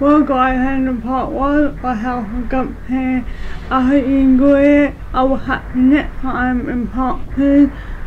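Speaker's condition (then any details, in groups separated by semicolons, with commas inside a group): Cerebral palsy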